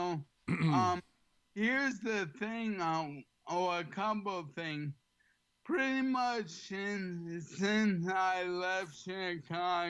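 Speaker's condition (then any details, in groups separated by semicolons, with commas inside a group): ALS; slightly slurred, has to slow down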